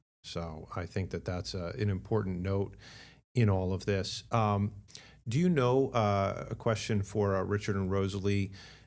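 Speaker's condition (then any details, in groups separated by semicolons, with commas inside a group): No condition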